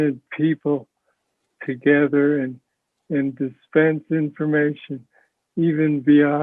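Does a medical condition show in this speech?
Yes: Parkinson's disease; speech sounds like mush.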